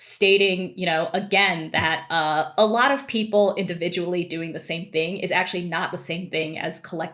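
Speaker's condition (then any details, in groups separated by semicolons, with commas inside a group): No condition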